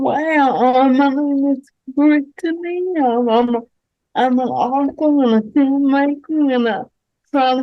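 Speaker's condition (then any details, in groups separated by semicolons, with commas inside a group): Cerebral palsy; speech most affected area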